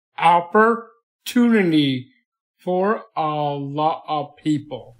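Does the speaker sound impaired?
Yes: Down syndrome.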